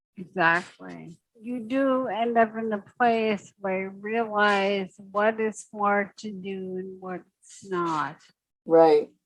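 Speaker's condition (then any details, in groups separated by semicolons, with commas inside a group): Secondary progressive multiple sclerosis; secondary progressive, spastic stiff legs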